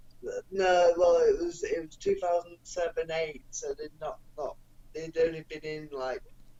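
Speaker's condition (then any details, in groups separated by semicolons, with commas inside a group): Cerebral palsy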